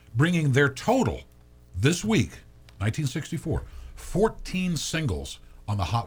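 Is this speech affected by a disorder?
No.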